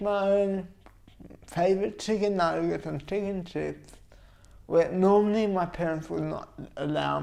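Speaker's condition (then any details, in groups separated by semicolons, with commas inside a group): Cerebral palsy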